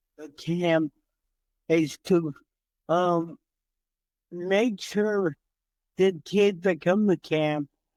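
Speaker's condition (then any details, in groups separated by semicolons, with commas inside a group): Cerebral palsy; from birth, entire left side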